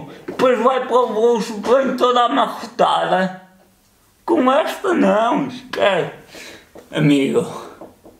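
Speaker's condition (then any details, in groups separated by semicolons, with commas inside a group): Cerebral palsy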